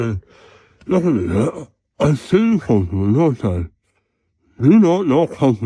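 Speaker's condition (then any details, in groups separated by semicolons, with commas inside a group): Mouth cancer surgery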